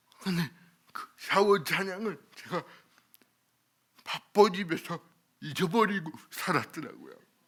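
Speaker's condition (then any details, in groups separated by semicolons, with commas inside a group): Cerebral palsy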